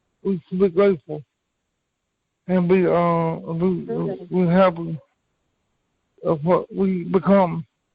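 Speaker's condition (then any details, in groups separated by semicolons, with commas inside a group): Cerebral palsy; from birth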